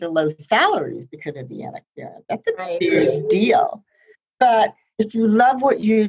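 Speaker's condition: Profound hearing loss, congenital, high-frequency

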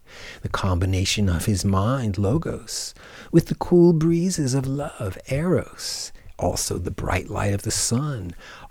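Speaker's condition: No condition

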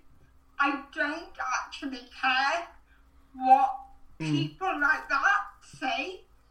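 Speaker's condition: Cerebral palsy

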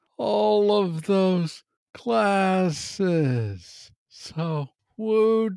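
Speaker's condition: Parkinson's disease, young onset

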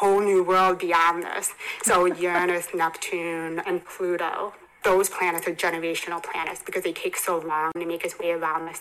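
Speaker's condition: Hearing impairment, congenital, bilateral cochlear implants

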